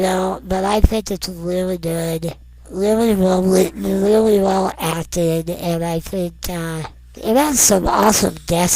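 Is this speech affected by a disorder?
Yes: non-progressive muscular dystrophy.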